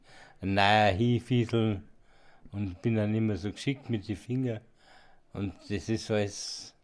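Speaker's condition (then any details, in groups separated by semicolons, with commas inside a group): Parkinson's disease, rigor-dominant; muscle rigor not tremor, onset mid-1990s, diagnosed at 50 by Munich specialist, 2009 deep brain stimulation; many years after diagnosis, tablets every four hours, sudden rigor, dose reduced after brain pacemaker; speaks normally but slower, earlier could not hold tone or voice, saw speech therapist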